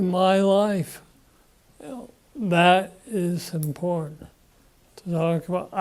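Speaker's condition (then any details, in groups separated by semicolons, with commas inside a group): Parkinson's disease; young onset at 14, deep brain stimulation implant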